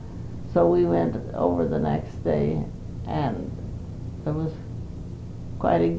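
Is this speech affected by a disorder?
Yes: Parkinson's; not very able to do much.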